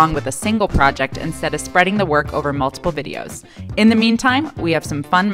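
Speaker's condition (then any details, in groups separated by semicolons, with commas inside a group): No condition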